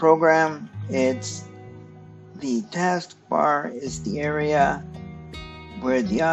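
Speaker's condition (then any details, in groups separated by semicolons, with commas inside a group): Cerebral palsy; stiff muscles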